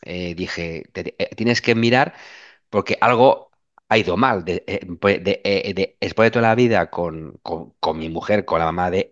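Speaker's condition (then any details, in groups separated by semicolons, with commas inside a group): Stuttering; since childhood; sometimes stutters more than usual in class, pauses, laughs it off; repeated sounds, prolonged sounds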